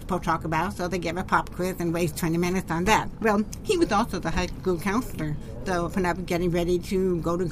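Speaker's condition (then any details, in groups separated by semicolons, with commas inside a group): Profound deafness; genetic auditory nerve damage, born hearing or hard of hearing, profoundly deaf by age five; deaf voice, sounds different, sometimes taken for German accent, once reported as drunk slurring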